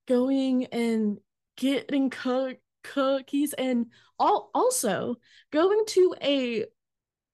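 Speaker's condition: Stuttering; stumbles on own name, now stutters freely without guarding speech; repeated sounds, prolonged sounds

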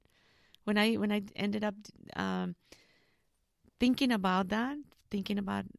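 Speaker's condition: No condition

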